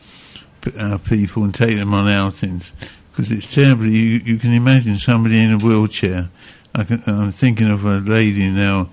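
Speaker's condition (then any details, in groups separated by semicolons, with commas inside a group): Parkinson's; Parkinson's diagnosed at age 78, tremor, joint stiffness, progressive; 7 years since diagnosis, nearly 85, Madopar three times daily, Mirapexin, worsening yearly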